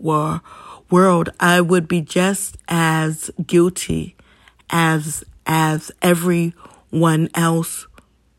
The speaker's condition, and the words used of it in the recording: Stuttering. So you will hear me stumble upon words, and it is okay.